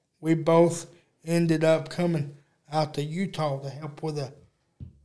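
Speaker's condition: Cerebral palsy; uses electric wheelchair

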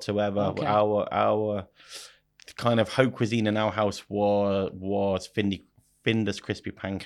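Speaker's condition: Stutter; about five times worse when speaking German; repeated sounds, repeated words, prolonged sounds

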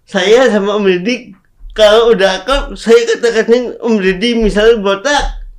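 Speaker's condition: Cerebral palsy; speaking is difficult

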